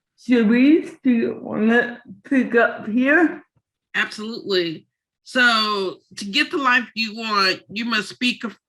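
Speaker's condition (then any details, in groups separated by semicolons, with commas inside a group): Cerebral palsy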